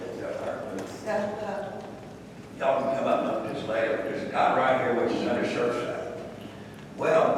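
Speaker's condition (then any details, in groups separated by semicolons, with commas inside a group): No condition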